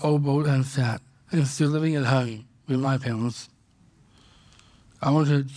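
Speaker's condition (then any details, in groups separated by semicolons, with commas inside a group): Down syndrome; congenital, diagnosed at birth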